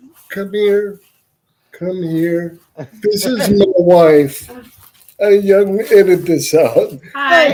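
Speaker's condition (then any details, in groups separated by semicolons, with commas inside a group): Cerebral palsy; wheelchair user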